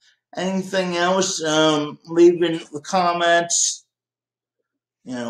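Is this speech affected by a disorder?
Yes: cerebral palsy; since birth.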